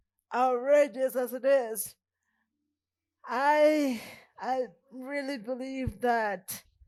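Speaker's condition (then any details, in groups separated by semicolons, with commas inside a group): Cerebral palsy; present from birth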